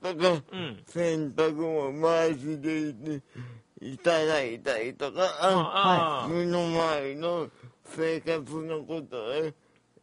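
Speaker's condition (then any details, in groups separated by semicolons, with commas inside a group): Cerebral palsy; home nursing visits twice weekly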